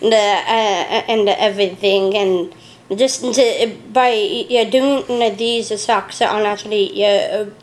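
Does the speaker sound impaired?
Yes: Down syndrome; lifelong, three copies of the 21st chromosome.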